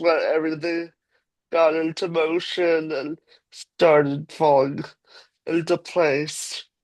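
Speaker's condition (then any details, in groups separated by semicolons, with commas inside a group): Cerebral palsy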